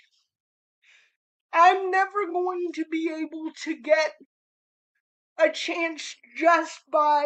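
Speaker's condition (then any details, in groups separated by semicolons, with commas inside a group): Cerebral palsy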